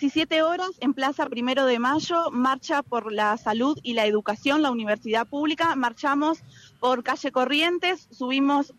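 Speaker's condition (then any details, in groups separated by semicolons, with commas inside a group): No condition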